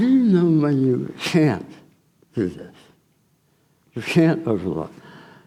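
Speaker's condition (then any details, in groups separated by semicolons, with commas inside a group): Tongue cancer surgery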